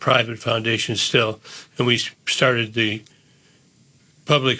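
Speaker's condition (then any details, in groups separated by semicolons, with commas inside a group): Parkinson's disease; neurodegenerative disease, posture and gait changes as Diamondbacks manager, neck and shoulder surgeries before diagnosis; about 10 years since diagnosis; once could not speak on live TV, diagnosed 2 days later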